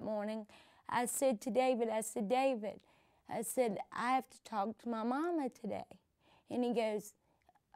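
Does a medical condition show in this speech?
Yes: cerebral palsy; from birth.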